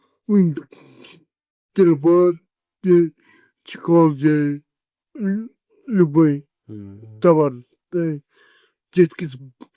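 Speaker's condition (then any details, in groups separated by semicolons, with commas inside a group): Cerebral palsy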